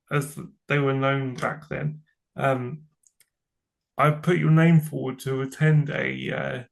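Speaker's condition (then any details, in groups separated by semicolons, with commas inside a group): Cerebral palsy; from birth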